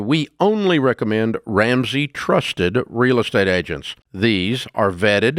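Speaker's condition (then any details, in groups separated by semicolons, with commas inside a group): No condition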